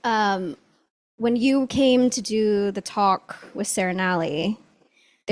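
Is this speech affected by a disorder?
No.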